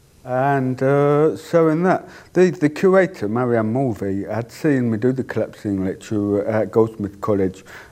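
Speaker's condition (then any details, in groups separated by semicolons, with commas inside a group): Deafness; cannot hear own voice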